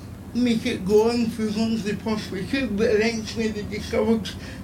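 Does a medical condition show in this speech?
Yes: cerebral palsy.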